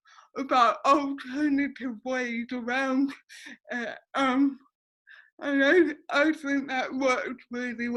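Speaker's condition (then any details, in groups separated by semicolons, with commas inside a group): Cerebral palsy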